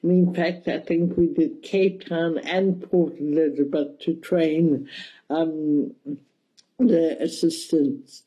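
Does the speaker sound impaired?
Yes: cerebral palsy; mild, balance slightly affected, hand control affected, walks, requests wheelchair assistance at airports; speech mildly affected.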